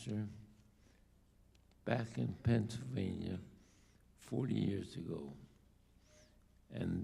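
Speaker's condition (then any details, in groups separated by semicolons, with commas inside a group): ALS; diagnosed about two years ago, late onset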